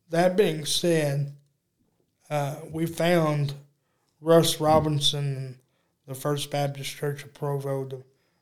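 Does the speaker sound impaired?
Yes: cerebral palsy; uses electric wheelchair.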